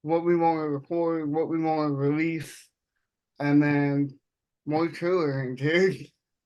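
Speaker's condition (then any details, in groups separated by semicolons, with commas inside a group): Cerebral palsy; speech affected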